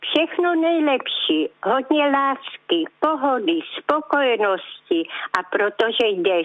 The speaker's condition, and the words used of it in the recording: None; typical speech.